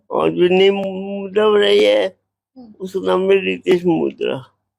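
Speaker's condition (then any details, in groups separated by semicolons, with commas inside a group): Cerebral palsy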